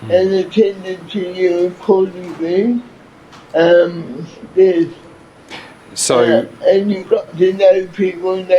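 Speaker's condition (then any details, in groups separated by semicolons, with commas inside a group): Cerebral palsy; from birth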